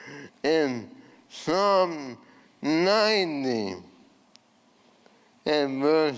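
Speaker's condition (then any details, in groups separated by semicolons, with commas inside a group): ALS; voice changed from earlier resonant voice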